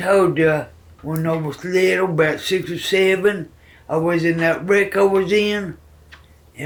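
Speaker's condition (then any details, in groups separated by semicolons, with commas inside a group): Cerebral palsy; formerly braces all over; after childhood train accident and coma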